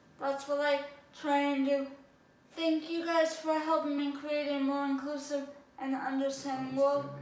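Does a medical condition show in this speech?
Yes: cerebral palsy; affects all four limbs.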